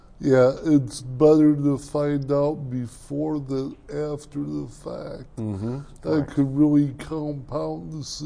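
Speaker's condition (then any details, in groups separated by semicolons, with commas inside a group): Cerebral palsy; speech impairment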